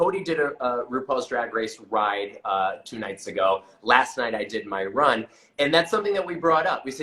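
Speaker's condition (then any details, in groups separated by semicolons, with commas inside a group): No condition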